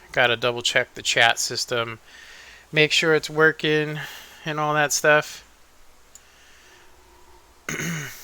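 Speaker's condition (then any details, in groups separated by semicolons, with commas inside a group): No condition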